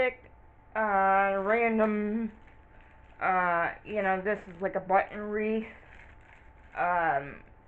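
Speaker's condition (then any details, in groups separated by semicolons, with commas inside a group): Cerebral palsy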